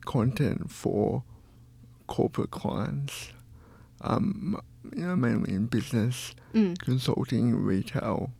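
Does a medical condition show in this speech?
Yes: cerebral palsy; cerebral palsy from birth, born two months premature, died twice at birth, lifelong wheelchair user.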